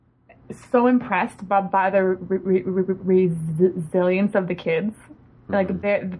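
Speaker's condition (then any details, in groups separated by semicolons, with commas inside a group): Stuttering; past stuttering therapy with desensitization, learned to live effectively with stuttering; stutters when talking with patients, listeners sometimes react oddly to stuttering; repeated sounds, prolonged sounds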